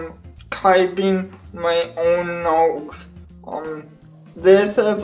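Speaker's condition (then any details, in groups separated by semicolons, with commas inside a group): Cerebral palsy; wheelchair user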